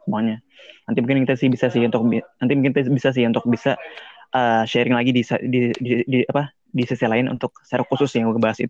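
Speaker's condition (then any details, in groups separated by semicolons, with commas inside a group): Stuttering; stuttering since primary school grade 3, self-affirmations with mixed effect, therapist advice in Indonesian Stutter group; own speaking practice, opening up social interaction, interacting with new people; stutter lessening day by day with practice; repeated words, blocks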